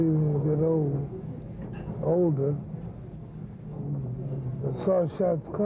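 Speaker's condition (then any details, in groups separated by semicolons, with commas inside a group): Parkinson's syndrome; no tremor, no weakness; sometimes slurred speech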